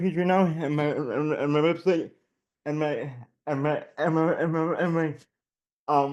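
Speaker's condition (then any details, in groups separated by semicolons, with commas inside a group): Generalized dystonia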